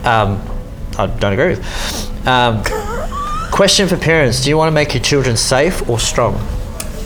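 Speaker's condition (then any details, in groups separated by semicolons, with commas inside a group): Cleft lip and palate; repeated hospital stays and surgeries as a baby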